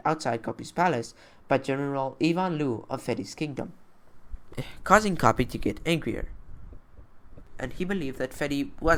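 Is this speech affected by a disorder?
No.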